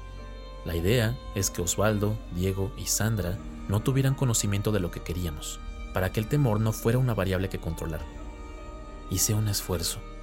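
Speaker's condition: No condition

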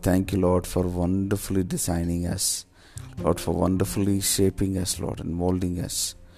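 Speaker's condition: No condition

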